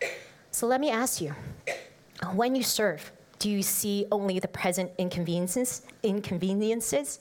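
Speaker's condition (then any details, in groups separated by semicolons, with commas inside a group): No condition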